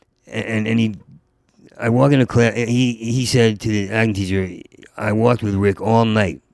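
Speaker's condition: Stuttering; long-standing stutter since college years, always stuttered in job interviews; still stutters in conversation; part-word and whole-word repetitions, fluent when telling stories, doing characters or imitating people; repeated words, prolonged sounds

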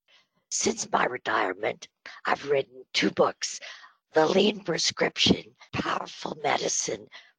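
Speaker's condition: Spasmodic dysphonia; sounds like Marilyn Monroe

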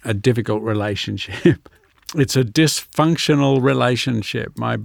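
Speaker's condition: No condition

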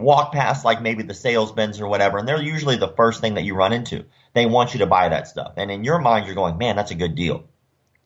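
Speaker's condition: Cleft lip and palate; facial scars from surgeries

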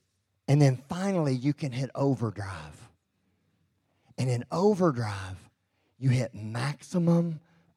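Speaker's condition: Cleft lip and palate; has preached in over 50 nations

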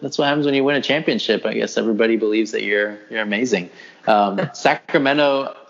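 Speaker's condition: No condition

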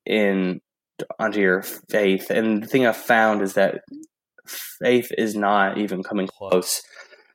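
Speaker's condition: Stutter; stutter since childhood, good days and bad days, long-standing insecurity about articulating, music and faith help; pretty good day at time of recording, only out 2 hours so far; hard to articulate as hoped, music the opposite of speaking; blocks

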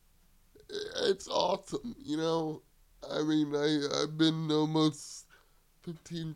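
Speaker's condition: Cerebral palsy; wheelchair user

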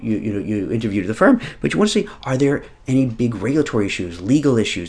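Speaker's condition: No condition

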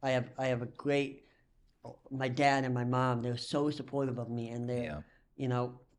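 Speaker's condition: Cleft lip and palate; congenital cleft lip and palate, cause unknown, missing muscles, dental problems, 40+ surgeries incl. multiple jaw

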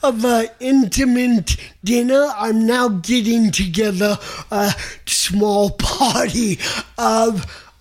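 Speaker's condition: Cerebral palsy; motor impairment

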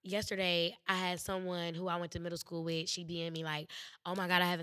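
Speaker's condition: No condition

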